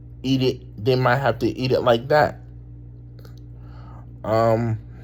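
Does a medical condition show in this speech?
Yes: cerebral palsy; talks very well.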